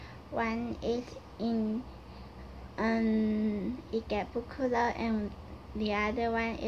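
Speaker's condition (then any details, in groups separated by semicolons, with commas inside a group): Cerebral palsy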